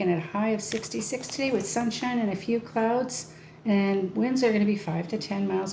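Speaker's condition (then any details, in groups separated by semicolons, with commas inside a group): No condition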